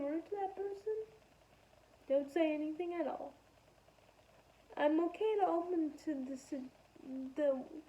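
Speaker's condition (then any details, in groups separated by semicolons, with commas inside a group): Spastic quadriplegic cerebral palsy; able to talk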